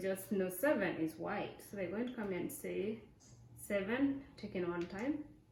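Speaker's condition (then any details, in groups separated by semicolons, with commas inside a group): No condition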